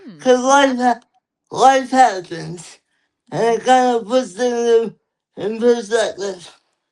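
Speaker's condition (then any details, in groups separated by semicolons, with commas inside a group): Cerebral palsy; lifelong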